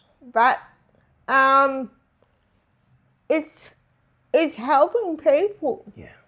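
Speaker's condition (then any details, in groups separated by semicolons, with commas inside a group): Disability affecting speech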